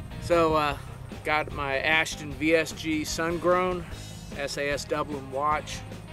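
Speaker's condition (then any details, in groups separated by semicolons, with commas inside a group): No condition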